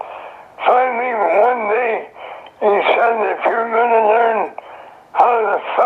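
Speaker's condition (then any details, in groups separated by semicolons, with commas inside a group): Throat cancer; survivor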